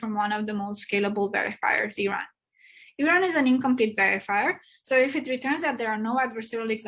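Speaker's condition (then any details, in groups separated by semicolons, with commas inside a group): No condition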